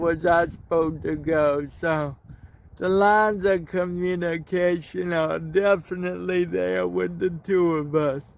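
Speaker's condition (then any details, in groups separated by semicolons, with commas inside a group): Cerebral palsy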